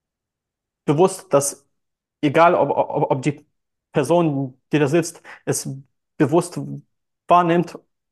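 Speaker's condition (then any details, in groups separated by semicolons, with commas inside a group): Stuttering; since childhood, hard in childhood, youth, school and nearly all speaking situations; compensates by outsourcing phone calls, social media and texting, speaks on stage; speech hangs at times, part-word repetitions; repeated sounds, prolonged sounds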